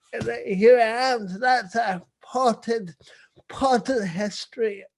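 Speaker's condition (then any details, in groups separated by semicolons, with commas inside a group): Cerebral palsy; visible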